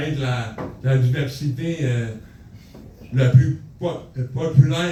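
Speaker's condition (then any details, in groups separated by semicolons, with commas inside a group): Cerebral palsy; speech not always understood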